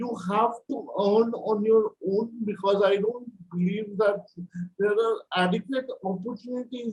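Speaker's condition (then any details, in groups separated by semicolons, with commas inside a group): Cerebral palsy; from birth, four surgeries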